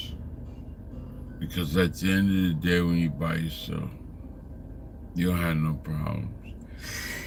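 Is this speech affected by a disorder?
Yes: slurred speech.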